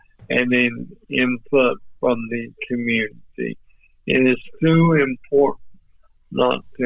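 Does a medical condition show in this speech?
Yes: ALS; voice off but clear and understandable.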